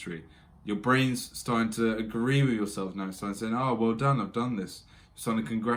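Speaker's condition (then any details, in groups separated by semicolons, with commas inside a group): No condition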